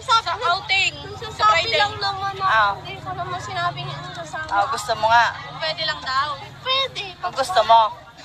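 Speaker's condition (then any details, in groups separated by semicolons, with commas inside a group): No condition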